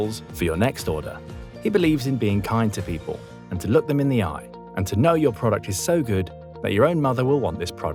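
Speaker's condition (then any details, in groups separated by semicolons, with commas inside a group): No condition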